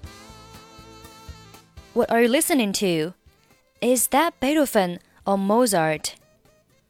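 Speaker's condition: No condition

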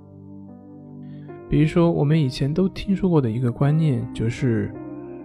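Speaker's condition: No condition

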